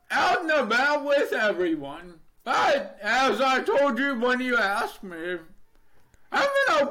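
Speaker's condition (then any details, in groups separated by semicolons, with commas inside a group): Deafness, Neurofibromatosis Type 2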